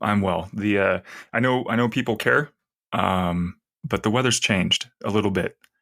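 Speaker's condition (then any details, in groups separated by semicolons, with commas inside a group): No condition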